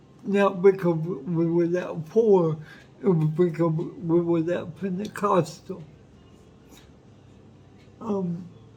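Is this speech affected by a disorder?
Yes: cerebral palsy; affects whole body.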